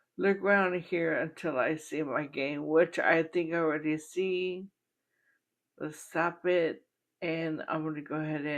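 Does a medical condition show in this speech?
Yes: bulbar onset ALS, through a speech-generating device; learning AAC device, uses eye tracker.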